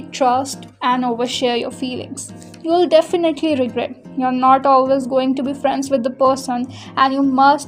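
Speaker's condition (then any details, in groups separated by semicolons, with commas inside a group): No condition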